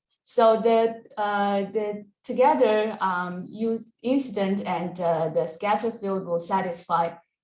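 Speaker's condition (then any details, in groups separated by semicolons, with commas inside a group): No condition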